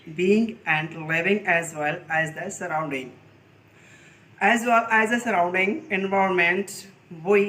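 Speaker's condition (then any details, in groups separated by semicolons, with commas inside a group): No condition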